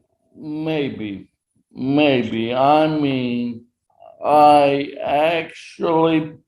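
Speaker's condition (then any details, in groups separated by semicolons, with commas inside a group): Traumatic brain injury; 39 years since injury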